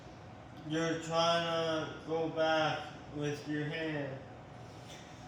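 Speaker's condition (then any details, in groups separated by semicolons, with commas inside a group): Tongue cancer surgery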